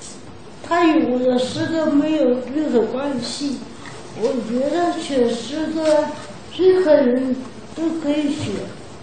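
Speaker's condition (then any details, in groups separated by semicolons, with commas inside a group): Cerebral palsy; cerebral palsy from birth, oxygen deprivation during breech delivery, unable to do farm work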